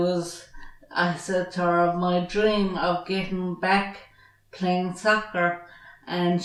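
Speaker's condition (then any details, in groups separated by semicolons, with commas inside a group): Traumatic brain injury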